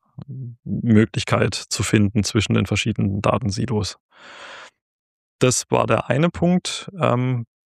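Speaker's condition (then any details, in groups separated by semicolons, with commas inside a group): No condition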